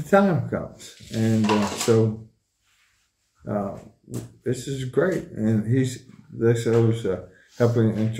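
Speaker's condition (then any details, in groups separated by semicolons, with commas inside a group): ALS; bulbar-upper onset, tongue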